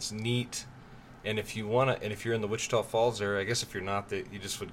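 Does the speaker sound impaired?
No.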